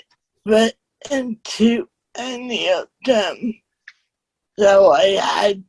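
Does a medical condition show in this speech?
Yes: cerebral palsy; slight speech impediment.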